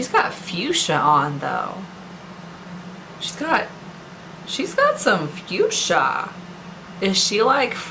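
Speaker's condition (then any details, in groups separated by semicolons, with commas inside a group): No condition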